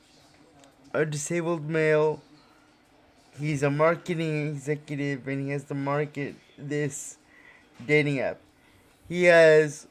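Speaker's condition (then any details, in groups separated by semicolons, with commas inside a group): Cerebral palsy; uses voice dictation and typing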